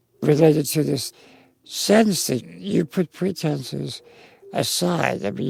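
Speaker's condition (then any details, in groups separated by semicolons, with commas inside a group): Spinal muscular atrophy, congenital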